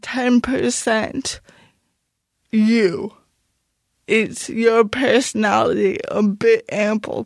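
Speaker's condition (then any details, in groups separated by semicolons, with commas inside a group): Cerebral palsy; speech noticeably affected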